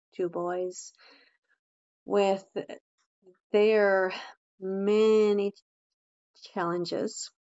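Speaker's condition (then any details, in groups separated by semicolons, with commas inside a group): Stuttering; stuttering since childhood, childhood speech therapy, no cure; currently in speech therapy, neck relaxation and breathing techniques, fluency skills; still stutters, notably on own name or number, therapy increased fluency; blocks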